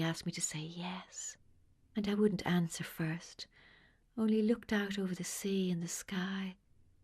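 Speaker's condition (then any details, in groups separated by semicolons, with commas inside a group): No condition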